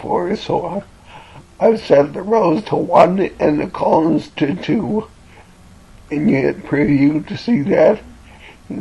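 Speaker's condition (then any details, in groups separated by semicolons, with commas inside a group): Cerebellar ataxia from brain tumour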